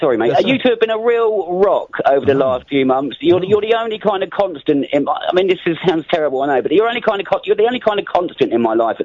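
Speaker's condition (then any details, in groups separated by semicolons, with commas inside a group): No condition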